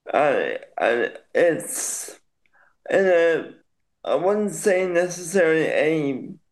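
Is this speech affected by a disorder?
Yes: cerebral palsy; takes longer to form thoughts into words.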